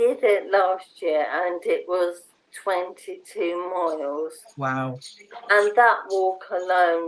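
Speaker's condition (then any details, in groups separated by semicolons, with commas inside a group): Motor neurone disease; bulbar onset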